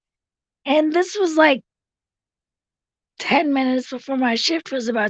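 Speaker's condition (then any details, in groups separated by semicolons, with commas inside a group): Cerebral palsy; tracheotomy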